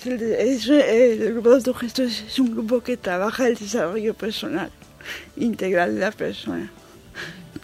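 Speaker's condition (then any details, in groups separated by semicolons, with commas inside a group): Cerebral palsy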